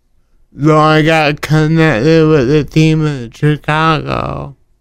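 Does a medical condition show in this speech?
Yes: cerebral palsy; cerebral palsy from birth, muscle disorder, walking affected, fine motor hand skills affected, cannot write by hand, childhood therapy partly helped; talking affected.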